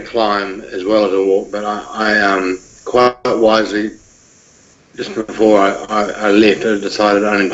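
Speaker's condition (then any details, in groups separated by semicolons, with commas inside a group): Parkinson's; young onset, diagnosed in 40s, DBS implant; DBS three years, very mild tremor; smaller voice, worst symptom since DBS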